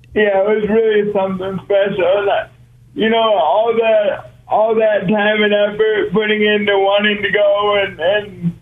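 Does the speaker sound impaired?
Yes: cerebral palsy; brain-muscle disconnect, must consciously control walking, breathing, hand placement; own training plan for Ironman competition in Kona.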